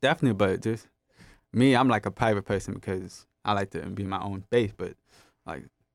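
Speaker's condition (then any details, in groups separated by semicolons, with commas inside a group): Hard of hearing, gentamicin-induced hearing loss; hearing loss caused by Gentamicin, right ear profound near deaf, left ear moderate, wears hearing aids; hears little without them, relies on lip reading, masks hinder understanding; speech therapy due to hearing loss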